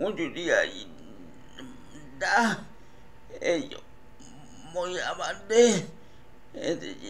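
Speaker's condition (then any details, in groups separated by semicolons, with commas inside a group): Cerebral palsy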